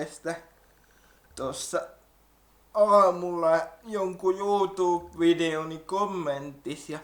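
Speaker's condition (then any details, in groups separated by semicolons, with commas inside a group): Cerebral palsy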